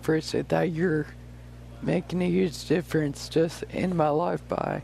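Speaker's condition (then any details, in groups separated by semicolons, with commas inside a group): Friedreich's ataxia; rare neuromuscular disease, loss of balance and coordination, walking difficult, uses walker; a few years since onset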